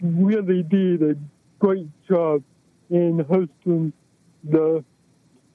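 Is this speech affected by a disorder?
Yes: cerebral palsy; balance and posture.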